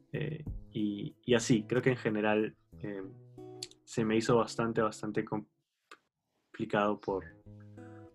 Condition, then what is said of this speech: Stuttering. Entonces yo seguí tartamudeando hasta las hasta que tuve unos ah, hasta que tuve nada, hasta los ocho, bueno, hasta hoy, ¿no?